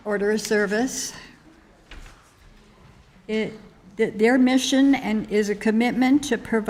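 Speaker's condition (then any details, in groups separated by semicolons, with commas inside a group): No condition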